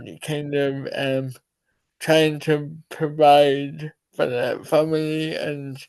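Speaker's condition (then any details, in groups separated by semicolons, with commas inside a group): Cerebral palsy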